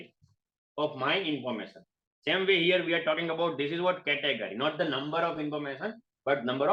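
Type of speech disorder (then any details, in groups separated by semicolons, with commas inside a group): None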